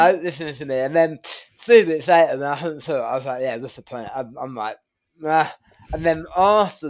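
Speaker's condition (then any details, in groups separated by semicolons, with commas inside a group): Tongue cancer surgery; right-side tongue surgery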